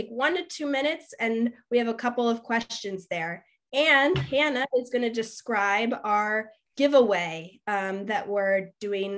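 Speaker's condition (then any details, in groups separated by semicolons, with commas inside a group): No condition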